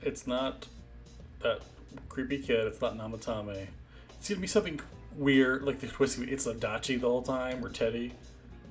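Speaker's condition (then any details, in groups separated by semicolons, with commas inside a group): No condition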